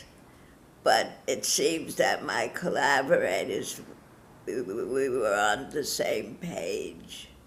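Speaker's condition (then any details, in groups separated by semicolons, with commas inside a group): Parkinson's disease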